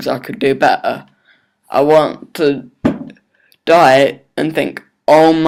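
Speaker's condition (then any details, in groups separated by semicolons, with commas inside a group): Cerebral palsy; not fully independent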